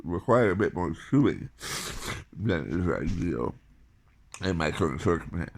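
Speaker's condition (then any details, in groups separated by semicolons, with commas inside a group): Tongue cancer surgery, tongue graft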